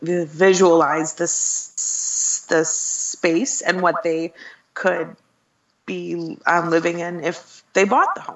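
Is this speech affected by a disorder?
Yes: stuttering; covert stuttering until about age 30, intensive program at American Institute for Stuttering in New York; 33 years old, mostly open about stuttering, sometimes still slips back into covert stage; stutters openly, including when introducing self, stutters on daughter's name Violet; here prolonged sounds.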